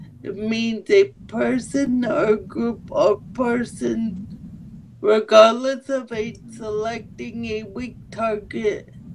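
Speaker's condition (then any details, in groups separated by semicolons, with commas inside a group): Cerebral palsy; able to speak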